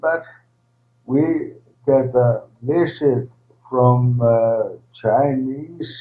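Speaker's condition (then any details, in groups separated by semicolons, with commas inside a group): ALS, primary lateral sclerosis, PLS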